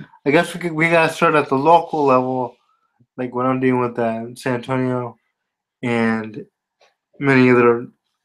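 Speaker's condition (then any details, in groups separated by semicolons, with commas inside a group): Spastic quadriplegia cerebral palsy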